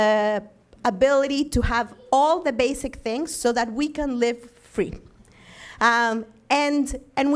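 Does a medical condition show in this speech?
No.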